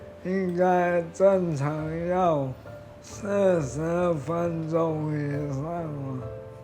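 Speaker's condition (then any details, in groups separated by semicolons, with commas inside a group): Amyotrophic lateral sclerosis; can still speak and eat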